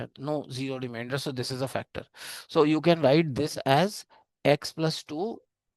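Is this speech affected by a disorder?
No.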